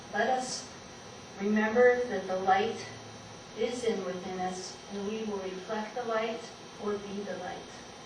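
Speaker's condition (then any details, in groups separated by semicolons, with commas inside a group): No condition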